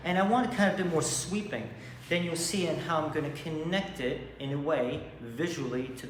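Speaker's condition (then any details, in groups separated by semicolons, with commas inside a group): No condition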